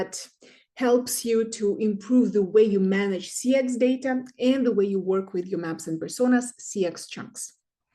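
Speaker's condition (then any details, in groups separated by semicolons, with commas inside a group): No condition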